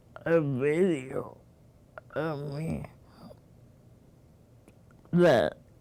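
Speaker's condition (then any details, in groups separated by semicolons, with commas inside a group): Cerebral palsy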